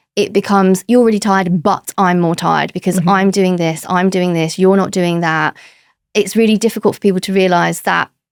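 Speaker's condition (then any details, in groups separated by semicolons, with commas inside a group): No condition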